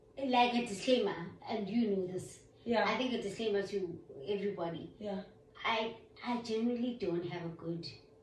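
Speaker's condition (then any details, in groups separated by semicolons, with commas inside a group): No condition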